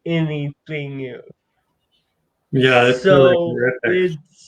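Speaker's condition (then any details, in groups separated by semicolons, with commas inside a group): Cerebral palsy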